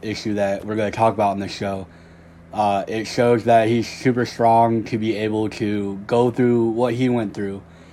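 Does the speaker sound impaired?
Yes: cleft lip and palate; one more surgery left, doing well.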